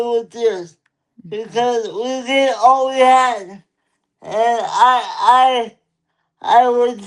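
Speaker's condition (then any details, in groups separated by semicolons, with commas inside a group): Cerebral palsy; lifelong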